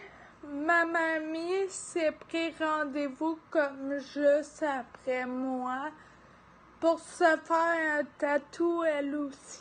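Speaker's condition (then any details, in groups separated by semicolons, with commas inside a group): Ataxia; degenerative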